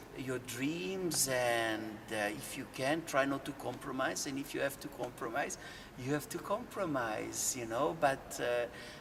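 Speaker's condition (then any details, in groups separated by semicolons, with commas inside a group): No condition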